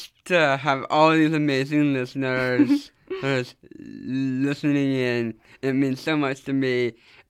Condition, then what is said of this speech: Down syndrome. I'm able to do public speaking.